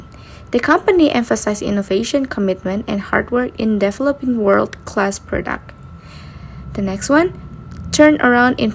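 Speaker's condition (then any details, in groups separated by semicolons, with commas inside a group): No condition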